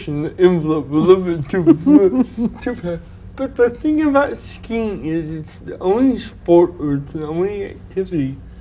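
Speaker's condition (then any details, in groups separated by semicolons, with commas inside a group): Cerebral palsy; from birth, physical effects; diagnosed age two; predicted early to never speak well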